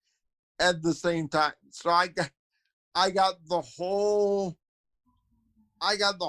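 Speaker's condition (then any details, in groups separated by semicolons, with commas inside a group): Cerebral palsy, spastic quadriplegia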